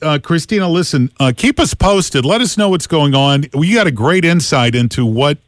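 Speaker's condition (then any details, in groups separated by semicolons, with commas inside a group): No condition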